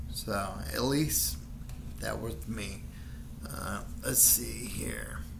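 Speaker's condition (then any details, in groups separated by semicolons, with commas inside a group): Friedreich's ataxia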